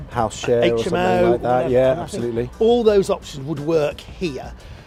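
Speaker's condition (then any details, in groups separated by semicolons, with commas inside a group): No condition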